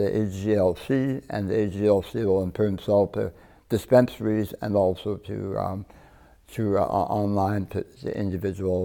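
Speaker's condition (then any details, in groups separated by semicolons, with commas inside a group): Tongue cancer, partial glossectomy; distinctive accent, relearned talking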